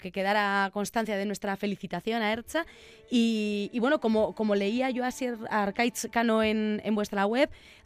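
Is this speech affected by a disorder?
No.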